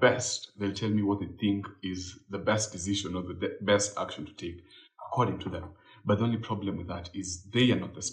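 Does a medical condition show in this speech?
No.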